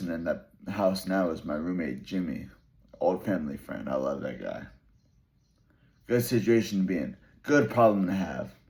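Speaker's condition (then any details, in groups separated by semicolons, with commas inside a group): Brain injury; relearned talking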